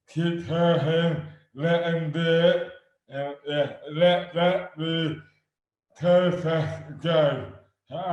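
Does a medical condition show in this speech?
Yes: dystonia; affects hands and speech.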